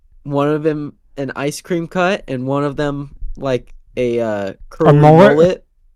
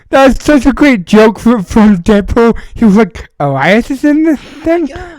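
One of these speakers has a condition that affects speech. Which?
The second: cerebral palsy.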